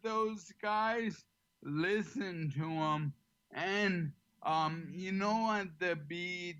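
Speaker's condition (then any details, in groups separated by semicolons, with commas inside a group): ALS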